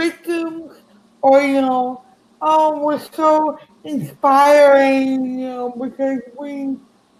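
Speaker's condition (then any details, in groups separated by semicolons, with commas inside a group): Cerebral palsy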